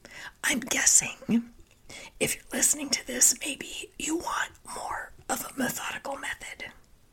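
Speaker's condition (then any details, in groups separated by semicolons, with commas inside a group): Spasmodic dysphonia; voice sounds like laryngitis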